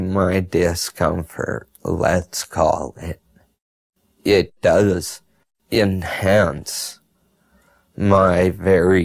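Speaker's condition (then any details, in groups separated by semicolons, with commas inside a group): Multiple sclerosis; after smoking marijuana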